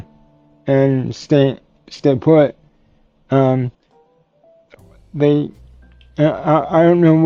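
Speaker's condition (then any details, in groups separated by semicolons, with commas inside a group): Cerebral palsy; tends to mess up words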